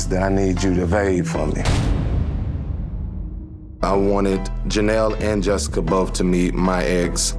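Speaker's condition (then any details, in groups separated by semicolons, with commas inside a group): No condition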